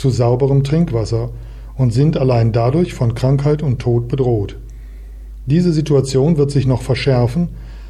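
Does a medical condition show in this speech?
No.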